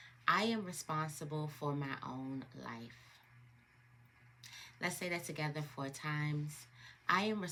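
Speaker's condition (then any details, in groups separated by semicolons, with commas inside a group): No condition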